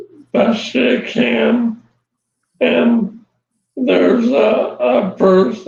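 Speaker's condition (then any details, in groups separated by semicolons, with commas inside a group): ALS; voice changed early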